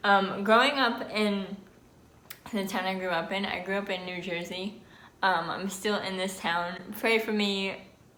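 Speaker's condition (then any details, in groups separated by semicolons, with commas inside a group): Cerebral palsy, mild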